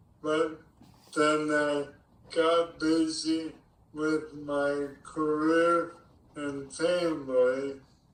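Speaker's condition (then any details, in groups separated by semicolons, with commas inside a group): ALS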